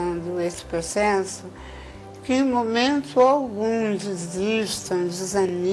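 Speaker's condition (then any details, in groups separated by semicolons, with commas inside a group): Oral cancer; cured survivor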